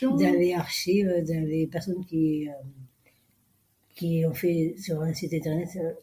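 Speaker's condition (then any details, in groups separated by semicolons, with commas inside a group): Down syndrome; congenital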